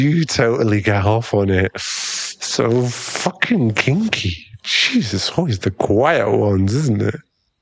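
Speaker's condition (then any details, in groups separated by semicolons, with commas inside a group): No condition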